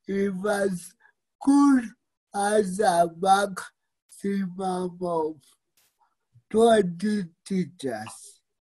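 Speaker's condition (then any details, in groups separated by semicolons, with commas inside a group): Cerebral palsy; fine motor skill challenges, typed assignments and projects up to degree via digital advisory and learning center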